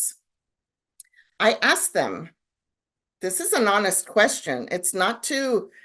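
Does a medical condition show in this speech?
No.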